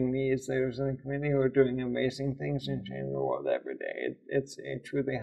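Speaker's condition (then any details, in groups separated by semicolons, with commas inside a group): ALS; voice affected, voice changes about a year after onset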